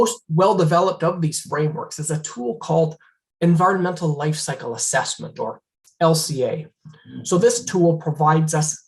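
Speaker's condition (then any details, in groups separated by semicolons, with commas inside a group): No condition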